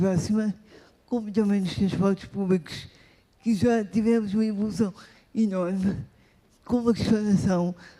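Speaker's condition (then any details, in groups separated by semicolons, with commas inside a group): Cerebral palsy; wheelchair user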